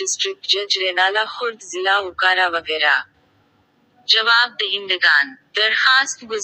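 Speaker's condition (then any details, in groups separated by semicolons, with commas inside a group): No condition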